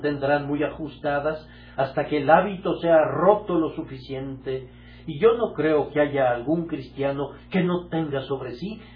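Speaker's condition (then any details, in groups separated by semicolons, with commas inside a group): No condition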